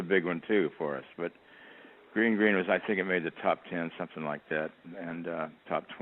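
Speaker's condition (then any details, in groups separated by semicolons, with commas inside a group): No condition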